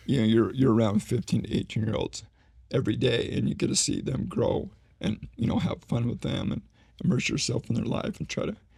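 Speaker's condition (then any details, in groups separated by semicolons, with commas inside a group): ALS; slowly progressing form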